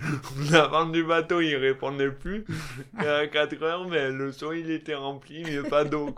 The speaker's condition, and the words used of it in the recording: Dystonia. La dystonie, c'est une maladie neurologique qui impacte pour ma part des troubles de l'élocution et de la motricité.